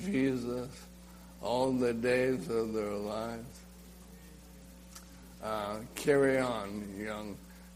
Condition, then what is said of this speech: ALS (motor neuron disease). You can hear my, that takes muscle to talk.